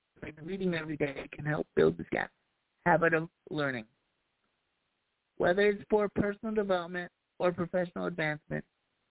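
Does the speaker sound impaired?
Yes: cerebral palsy; walked with walker.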